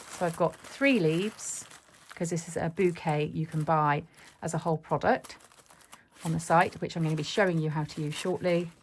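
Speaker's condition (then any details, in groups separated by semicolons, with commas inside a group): No condition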